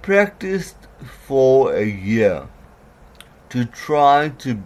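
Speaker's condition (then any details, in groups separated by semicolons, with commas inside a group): Cerebral palsy; some words unclear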